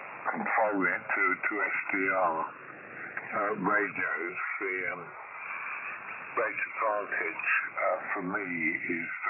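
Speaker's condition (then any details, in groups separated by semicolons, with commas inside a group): Mouth surgeries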